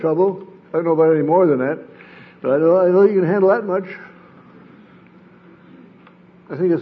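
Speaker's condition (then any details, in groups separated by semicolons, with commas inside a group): Parkinson's disease; sleep disrupted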